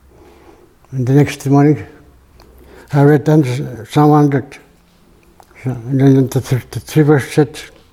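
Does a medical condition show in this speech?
Yes: Parkinson's; failing health; difficulty talking, halting speech with repeated words.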